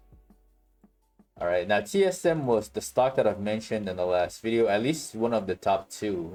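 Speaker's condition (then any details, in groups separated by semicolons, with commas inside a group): No condition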